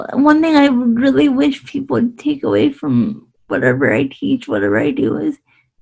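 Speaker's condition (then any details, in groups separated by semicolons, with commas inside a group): Cerebral palsy; quadriplegic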